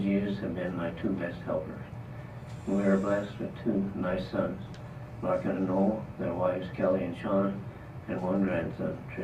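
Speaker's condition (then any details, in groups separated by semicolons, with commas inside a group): Parkinson's disease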